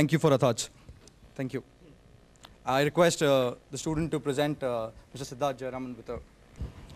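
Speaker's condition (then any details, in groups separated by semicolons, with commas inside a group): No condition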